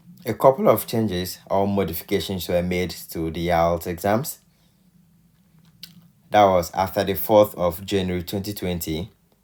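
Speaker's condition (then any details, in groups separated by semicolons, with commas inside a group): No condition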